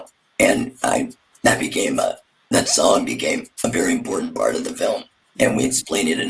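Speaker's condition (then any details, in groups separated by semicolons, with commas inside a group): Laryngectomy; slower with more pauses, no laughter sound, breaks help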